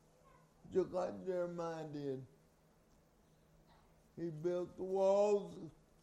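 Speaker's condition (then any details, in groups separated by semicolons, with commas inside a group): Cerebral palsy; from birth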